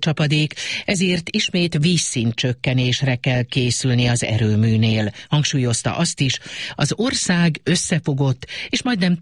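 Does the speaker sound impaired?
No.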